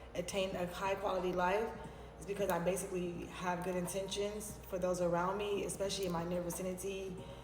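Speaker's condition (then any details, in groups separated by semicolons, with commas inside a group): No condition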